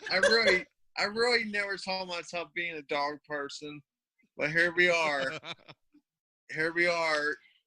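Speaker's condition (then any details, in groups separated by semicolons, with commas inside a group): Cerebral palsy; from birth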